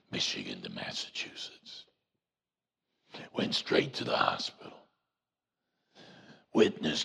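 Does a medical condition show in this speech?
Yes: voice box removal needed; voice box removal advised, saw doctor for more details.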